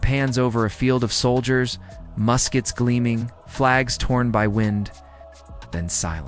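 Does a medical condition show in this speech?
No.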